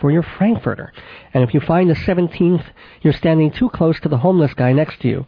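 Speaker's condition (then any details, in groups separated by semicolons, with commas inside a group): Cleft palate with lisp; back of throat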